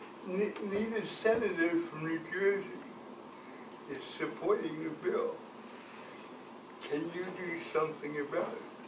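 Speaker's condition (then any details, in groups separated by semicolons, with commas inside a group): Cerebral palsy; from birth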